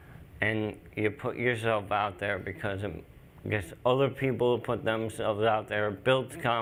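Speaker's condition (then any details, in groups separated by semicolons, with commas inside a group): ALS; young onset; still able to speak, dry mouth while speaking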